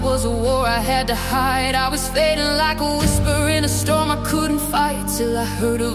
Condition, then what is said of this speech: No condition.